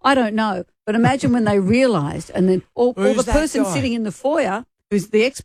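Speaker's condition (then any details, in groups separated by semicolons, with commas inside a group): No condition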